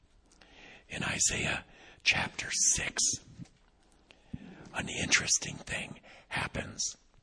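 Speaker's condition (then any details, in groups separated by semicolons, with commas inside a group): Vocal cord paralysis, unilateral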